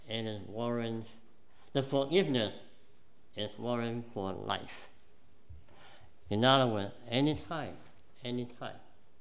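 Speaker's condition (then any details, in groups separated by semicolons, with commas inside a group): Cleft palate; present from birth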